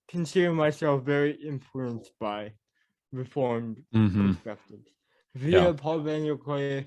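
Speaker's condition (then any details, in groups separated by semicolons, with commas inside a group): Cerebral palsy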